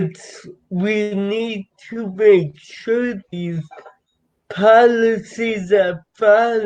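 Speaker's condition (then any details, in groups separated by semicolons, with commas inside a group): Cerebral palsy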